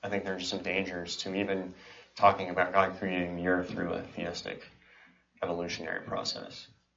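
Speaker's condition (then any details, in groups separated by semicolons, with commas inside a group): Cleft palate and cleft lip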